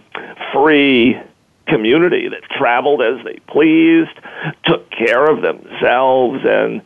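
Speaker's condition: Spasmodic dysphonia; sudden onset

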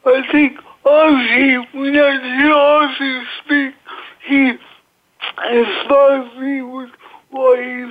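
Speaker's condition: Cerebral palsy

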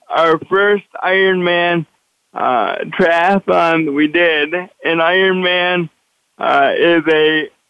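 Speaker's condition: Cerebral palsy; walks with walker

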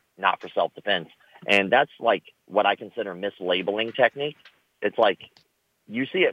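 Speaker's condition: Cleft lip and palate; many surgeries as a child

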